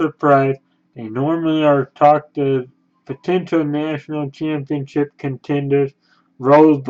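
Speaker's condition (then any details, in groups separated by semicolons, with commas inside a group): Cerebral palsy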